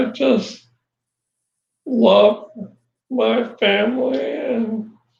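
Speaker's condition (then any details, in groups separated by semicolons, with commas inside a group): ALS; voice changed early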